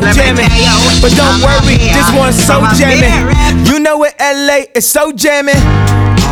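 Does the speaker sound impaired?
No.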